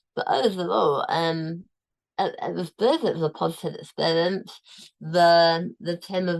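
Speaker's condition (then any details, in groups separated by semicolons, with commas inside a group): Tongue cancer, tongue removed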